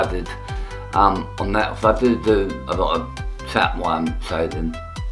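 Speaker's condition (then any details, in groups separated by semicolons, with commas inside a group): Tongue cancer; half tongue removed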